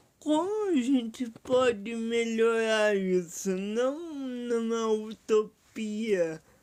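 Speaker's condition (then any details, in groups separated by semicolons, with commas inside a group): Paralysis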